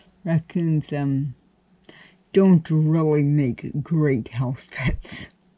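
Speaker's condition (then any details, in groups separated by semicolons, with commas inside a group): Cerebral palsy; cannot walk, crawls to get around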